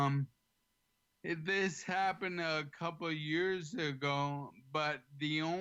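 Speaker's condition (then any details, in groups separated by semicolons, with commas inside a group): ALS; slightly slurred, has to slow down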